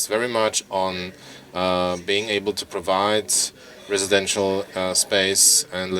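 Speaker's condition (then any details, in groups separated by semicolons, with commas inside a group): No condition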